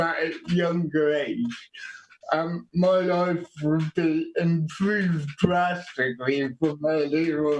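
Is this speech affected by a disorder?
Yes: quadriplegic cerebral palsy.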